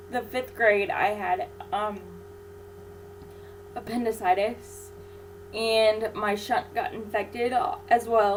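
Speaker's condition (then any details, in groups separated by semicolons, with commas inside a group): Cerebral palsy; infant ventilator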